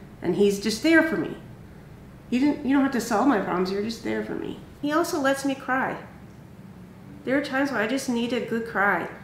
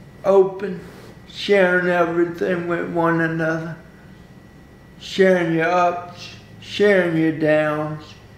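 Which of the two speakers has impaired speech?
The second: cerebral palsy; impaired muscle coordination, brain damage.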